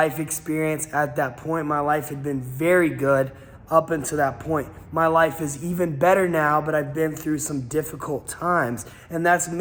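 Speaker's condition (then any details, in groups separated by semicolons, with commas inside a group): No condition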